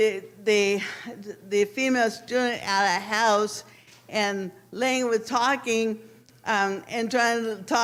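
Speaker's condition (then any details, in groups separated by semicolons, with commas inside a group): Cerebral palsy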